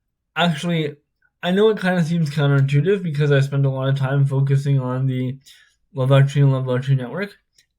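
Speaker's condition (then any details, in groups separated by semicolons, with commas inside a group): Spastic cerebral palsy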